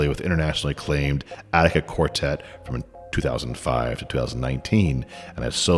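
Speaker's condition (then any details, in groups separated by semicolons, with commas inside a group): No condition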